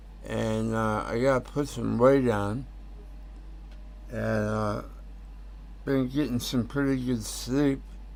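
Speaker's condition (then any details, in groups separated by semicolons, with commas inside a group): Tongue cancer; tongue tumor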